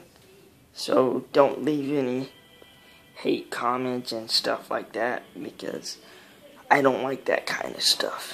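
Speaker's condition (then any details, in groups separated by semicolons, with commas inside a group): Cerebral palsy, mild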